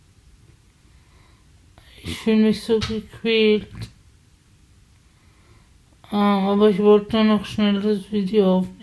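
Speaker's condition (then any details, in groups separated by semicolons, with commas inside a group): Spasticity from birth; multiple sclerosis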